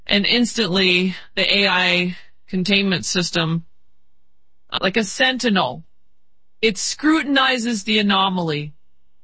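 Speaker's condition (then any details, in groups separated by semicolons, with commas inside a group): No condition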